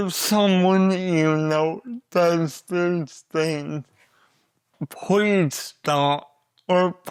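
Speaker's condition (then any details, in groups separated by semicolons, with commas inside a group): Cerebral palsy; voice often not understood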